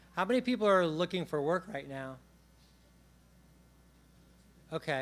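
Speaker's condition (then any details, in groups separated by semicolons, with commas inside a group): No condition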